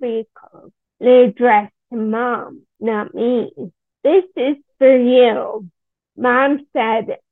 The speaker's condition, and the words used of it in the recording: Ataxia. So it's difficult to tell whether or not my issues with speech, swallowing, and vision are because of FA or MS.